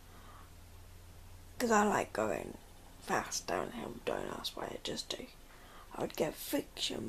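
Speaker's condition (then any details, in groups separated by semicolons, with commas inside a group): Cerebral palsy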